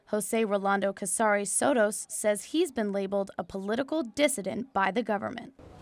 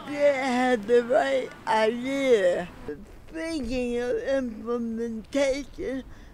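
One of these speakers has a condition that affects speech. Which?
The second: cerebral palsy.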